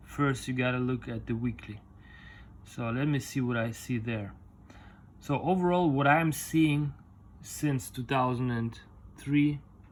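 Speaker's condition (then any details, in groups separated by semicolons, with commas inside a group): No condition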